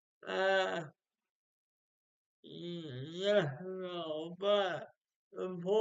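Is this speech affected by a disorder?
Yes: speech impairment after birth surgery.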